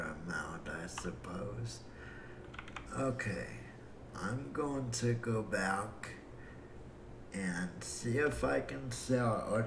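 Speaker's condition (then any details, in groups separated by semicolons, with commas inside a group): Cerebral palsy; breathing fine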